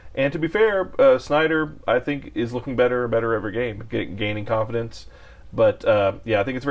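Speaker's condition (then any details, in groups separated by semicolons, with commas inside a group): No condition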